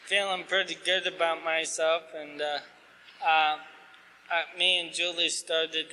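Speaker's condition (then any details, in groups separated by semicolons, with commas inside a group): ALS; asked to talk slower, clearer, losing voice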